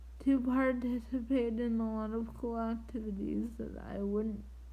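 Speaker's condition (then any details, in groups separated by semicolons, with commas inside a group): Triplegic cerebral palsy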